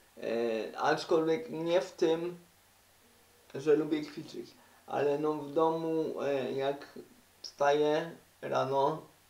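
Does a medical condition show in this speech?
Yes: cerebral palsy; uses wheelchair.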